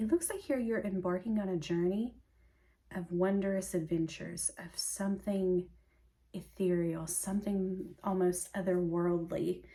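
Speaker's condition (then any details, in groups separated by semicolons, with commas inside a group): No condition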